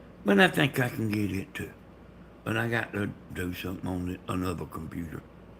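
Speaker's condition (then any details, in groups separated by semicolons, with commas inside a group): Brain bleed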